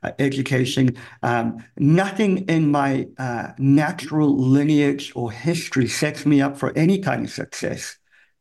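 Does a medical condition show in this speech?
Yes: cleft palate; congenital, from birth, affects hearing; severe speech impediment as a kid, cleft palate impacts ability to speak.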